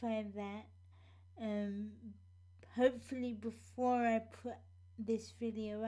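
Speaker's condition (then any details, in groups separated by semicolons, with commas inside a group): Cerebral palsy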